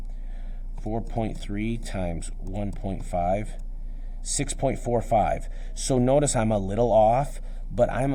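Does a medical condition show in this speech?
No.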